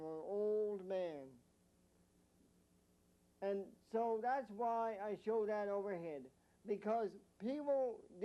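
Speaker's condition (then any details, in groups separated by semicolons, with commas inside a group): Mild cerebral palsy; mild, affects coordination, intellectual or developmental disability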